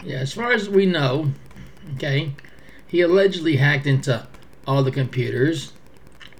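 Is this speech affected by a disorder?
No.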